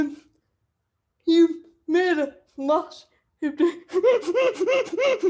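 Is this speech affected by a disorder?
Yes: cerebral palsy; wheelchair user.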